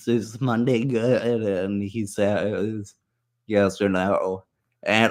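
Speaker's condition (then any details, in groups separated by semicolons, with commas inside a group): Muscular dystrophy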